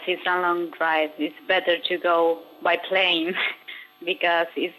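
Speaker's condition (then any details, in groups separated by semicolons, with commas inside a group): No condition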